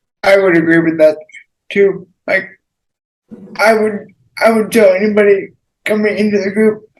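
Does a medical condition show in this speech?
Yes: cerebral palsy.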